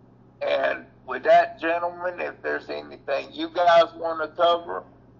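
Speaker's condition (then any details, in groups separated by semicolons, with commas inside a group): Cerebral palsy; previously off feet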